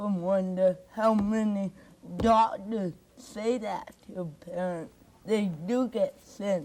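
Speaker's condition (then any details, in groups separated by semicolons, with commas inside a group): Cerebral palsy; speech improved over past year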